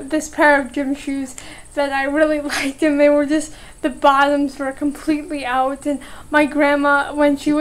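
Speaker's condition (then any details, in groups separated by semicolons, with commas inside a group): Cerebral palsy; cerebral palsy affecting walking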